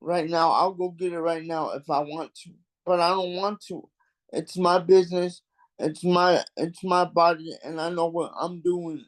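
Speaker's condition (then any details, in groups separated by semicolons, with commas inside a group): Cerebral palsy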